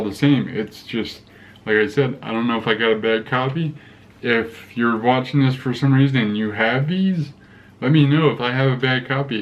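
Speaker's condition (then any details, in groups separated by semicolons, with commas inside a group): Cerebral palsy; affects gait and walking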